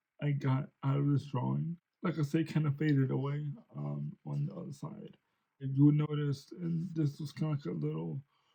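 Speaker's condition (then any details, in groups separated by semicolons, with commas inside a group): Cerebral palsy; since birth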